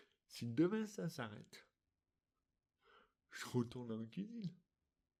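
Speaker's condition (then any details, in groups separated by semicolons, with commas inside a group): Dystonia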